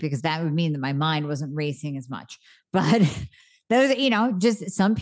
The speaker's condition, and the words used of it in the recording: No condition.